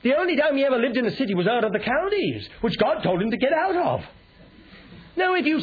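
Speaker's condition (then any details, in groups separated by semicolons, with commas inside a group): No condition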